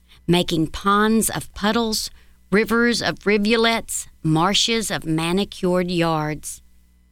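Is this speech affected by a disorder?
No.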